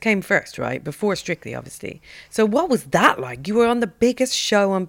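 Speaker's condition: No condition

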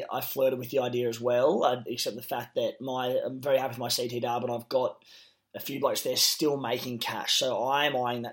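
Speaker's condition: No condition

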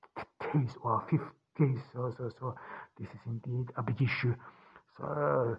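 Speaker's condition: Stuttering; seen as an obstacle to recording audiobooks; repeated sounds, prolonged sounds

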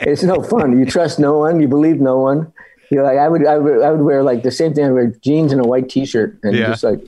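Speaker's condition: Parkinson's disease; Parkinson's about 30 years, uncontrollable hand movement, body freezing, spinal tumor removed, relearned walking; still walks poorly, cannot type, handwriting illegible; dictates instead of writing, earlier struggled to recall and speak script lines

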